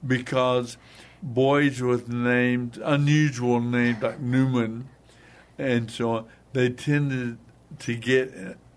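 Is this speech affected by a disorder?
Yes: hemorrhagic stroke; hemorrhagic stroke in basal ganglia, not a clot, right side of body paralyzed; talks funny, voice stressed tonight, speaks slowly and deliberately to be understood, daughter Stacy helps.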